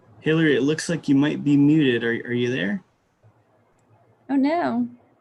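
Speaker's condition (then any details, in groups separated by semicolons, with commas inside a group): No condition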